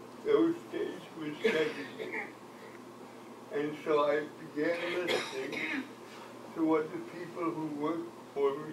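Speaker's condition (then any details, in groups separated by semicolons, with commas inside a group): Cerebral palsy; from birth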